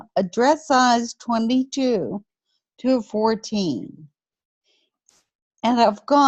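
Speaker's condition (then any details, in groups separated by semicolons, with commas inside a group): Friedreich's ataxia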